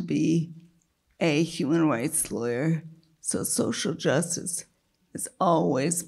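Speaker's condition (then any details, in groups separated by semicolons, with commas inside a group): Multiple sclerosis; progressive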